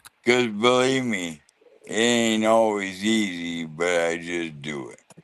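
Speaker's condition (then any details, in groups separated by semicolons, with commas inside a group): ALS; losing ability to talk and swallow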